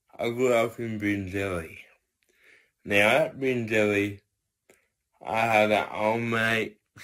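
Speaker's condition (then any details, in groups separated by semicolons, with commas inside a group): Cerebral palsy; from birth, tight muscles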